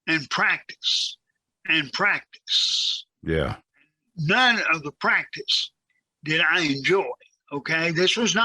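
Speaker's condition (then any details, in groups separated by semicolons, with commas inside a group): Cerebral palsy, severe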